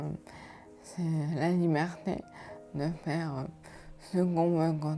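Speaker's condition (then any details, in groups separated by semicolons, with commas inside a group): ALS; about 1.5 years since onset, began in fingers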